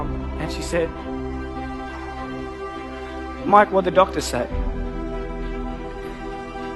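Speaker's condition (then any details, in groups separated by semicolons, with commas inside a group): No condition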